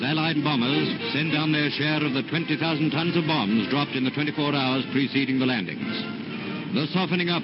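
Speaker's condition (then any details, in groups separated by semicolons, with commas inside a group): No condition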